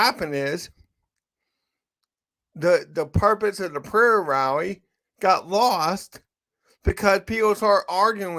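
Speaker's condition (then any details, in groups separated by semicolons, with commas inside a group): Cerebral palsy; from birth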